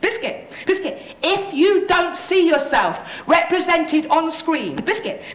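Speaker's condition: Tourette syndrome; vocal tics interrupt speech, involuntary words and phrases, ticking fits cause complete loss of speech control

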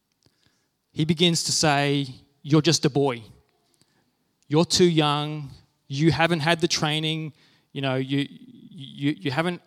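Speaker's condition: No condition

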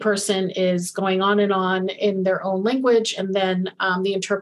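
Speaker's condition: No condition

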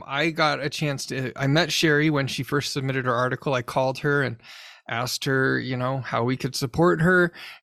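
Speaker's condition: No condition

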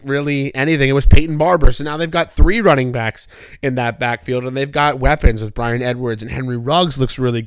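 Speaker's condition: No condition

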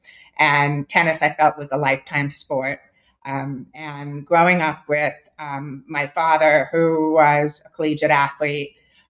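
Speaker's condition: Deafness; two cochlear implants after esteem implant battery died after ten years

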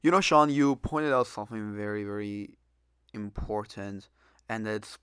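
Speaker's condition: No condition

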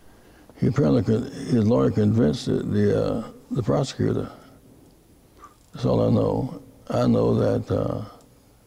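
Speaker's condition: Parkinson's disease; speech therapy

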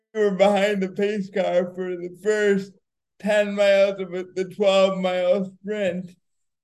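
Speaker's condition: Cerebral palsy; wheelchair user

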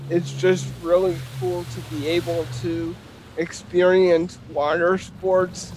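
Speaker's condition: Spastic cerebral palsy

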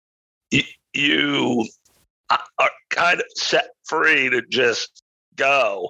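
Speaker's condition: Spasmodic dysphonia; adult onset

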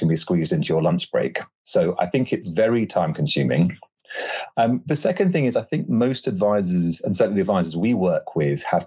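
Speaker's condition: No condition

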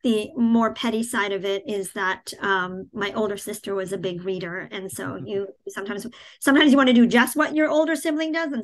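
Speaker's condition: Cleft palate, cleft palate without cleft lip

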